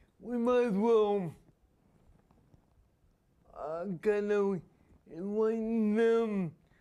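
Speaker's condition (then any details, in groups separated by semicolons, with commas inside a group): Spastic quadriplegia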